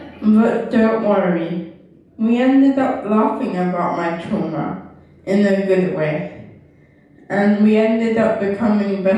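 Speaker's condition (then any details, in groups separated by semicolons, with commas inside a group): Cerebral palsy; left side weaker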